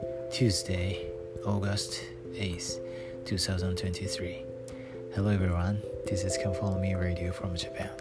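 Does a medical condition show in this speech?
No.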